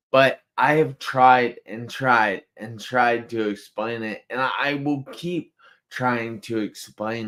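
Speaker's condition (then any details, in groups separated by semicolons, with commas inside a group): Traumatic brain injury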